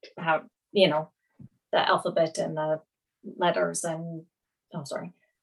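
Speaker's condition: Aphasia after stroke, mild; aphasia caused by stroke; about 15 to 16 years since stroke, language much improved over time; aphasia milder than in others, occasional aphasia moments, communication sometimes affected, reading aloud to children once a major barrier

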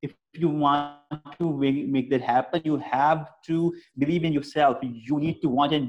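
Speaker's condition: Stammering; persistent stammering, practices speech techniques, PSF Toastmasters Club for stammerers; still stammers, comfortable sharing thoughts, marked improvement over past 4 months with Toastmasters; stumbles in speaking, amount varies, expresses self easily despite stammering; repeated sounds

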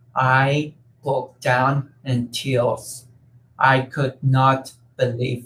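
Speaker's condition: Cerebral palsy; affects speech and coordination

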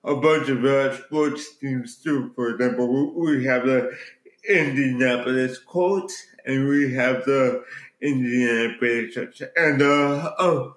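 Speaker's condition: Cerebral palsy

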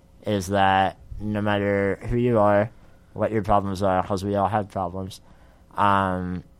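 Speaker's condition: Spinal muscular atrophy; uses expensive wheelchair

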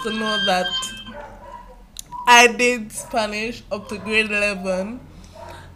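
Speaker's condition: Cerebral palsy

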